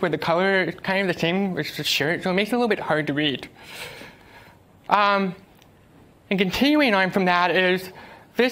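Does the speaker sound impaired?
Yes: deafness; uses American Sign Language.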